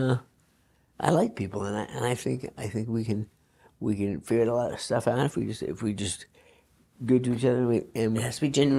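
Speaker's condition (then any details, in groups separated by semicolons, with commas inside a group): Parkinson's disease; onset involuntary pinky movement; about 30 years since diagnosis, worsening, shaking, cannot sprint, physiotherapy; quiet speech, listeners lean in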